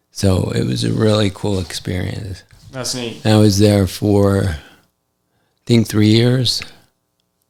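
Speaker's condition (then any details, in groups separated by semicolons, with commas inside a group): ALS; affects hand function; recently diagnosed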